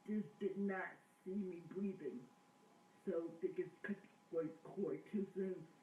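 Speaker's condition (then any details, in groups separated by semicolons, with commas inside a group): Cerebral palsy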